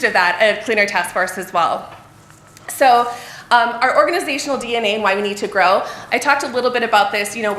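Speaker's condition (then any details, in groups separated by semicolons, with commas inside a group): No condition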